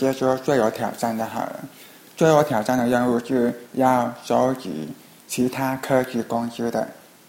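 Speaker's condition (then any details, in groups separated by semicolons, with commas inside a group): Hearing impairment; others speak too fast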